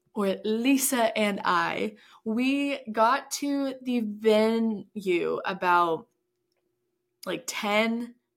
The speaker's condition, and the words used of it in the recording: Stuttering. It may take me a little bit longer to get the words out, but I have a voice.